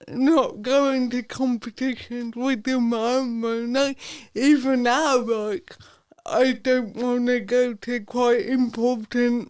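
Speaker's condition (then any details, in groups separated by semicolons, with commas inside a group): Cerebral palsy; affects speech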